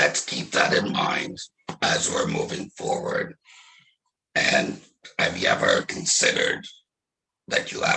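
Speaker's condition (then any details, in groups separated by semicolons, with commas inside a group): Laryngectomy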